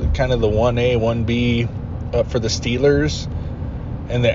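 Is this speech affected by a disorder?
No.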